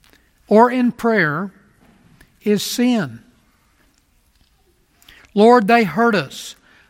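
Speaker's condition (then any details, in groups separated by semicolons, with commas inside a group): No condition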